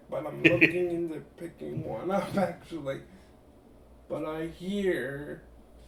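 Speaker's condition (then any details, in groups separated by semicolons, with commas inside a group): Cerebral palsy; limbs affected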